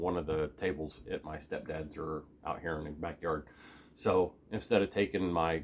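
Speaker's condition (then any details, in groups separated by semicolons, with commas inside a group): No condition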